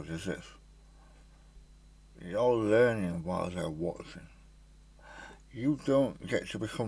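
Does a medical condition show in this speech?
Yes: stage 4 tongue cancer, hemiglossectomy.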